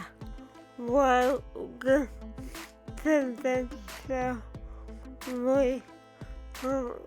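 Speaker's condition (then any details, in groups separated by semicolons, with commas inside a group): Cerebral palsy; from birth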